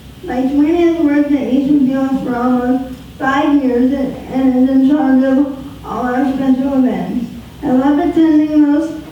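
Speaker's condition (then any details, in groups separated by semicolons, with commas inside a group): Spastic quadriplegic cerebral palsy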